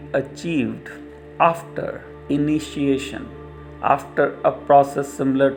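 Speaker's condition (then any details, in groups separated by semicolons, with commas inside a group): No condition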